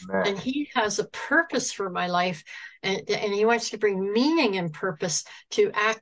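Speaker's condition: Cleft palate, cleft lip and palate, no nose; congenital, very severe

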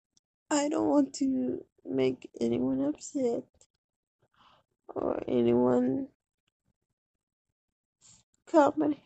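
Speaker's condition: Cerebral palsy; wheelchair user, can feed self and type

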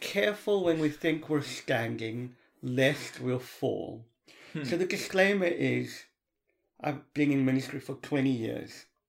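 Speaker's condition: Cleft palate (Pierre Robin syndrome); congenital Pierre Robin syndrome, severe cleft palate

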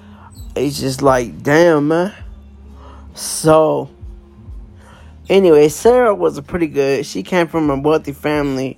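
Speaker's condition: Cerebral palsy; able to walk, able to talk

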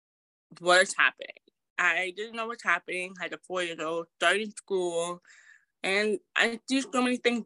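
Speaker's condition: Deafness

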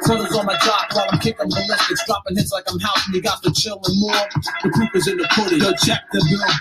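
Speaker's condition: No condition

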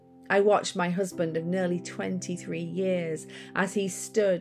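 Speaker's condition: No condition

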